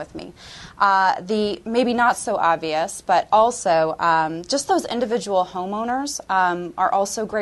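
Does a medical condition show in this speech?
No.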